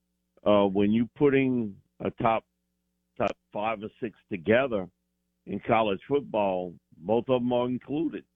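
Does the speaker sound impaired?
No.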